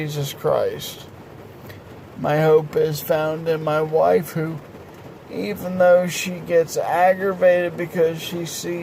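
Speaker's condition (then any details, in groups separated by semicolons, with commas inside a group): Multiple sclerosis, progressive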